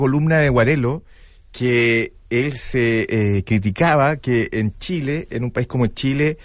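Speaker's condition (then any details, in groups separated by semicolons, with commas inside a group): No condition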